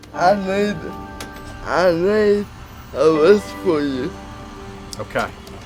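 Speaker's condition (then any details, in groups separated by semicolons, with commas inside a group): Cerebral palsy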